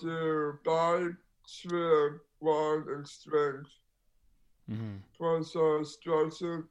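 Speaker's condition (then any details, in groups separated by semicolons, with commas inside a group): Down syndrome; congenital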